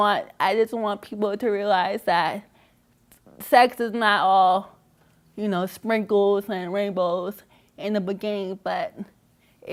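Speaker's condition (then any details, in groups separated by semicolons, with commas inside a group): Cerebral palsy; scoliosis, spine and leg surgery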